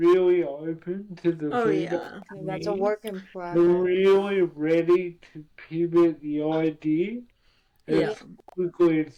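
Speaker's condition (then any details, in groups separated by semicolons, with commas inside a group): Cerebral palsy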